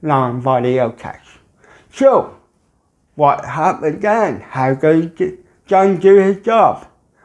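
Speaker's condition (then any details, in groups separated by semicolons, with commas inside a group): Cerebral palsy; mild, ataxic type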